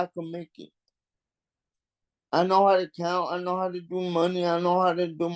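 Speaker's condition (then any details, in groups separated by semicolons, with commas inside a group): Cerebral palsy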